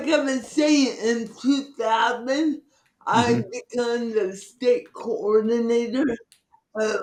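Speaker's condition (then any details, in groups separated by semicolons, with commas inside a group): Cerebral palsy; from birth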